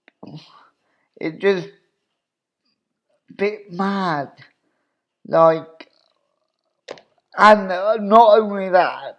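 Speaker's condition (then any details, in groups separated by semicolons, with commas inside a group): Cerebral palsy; wheelchair user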